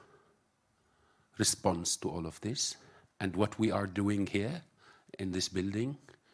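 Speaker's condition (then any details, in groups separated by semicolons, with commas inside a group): No condition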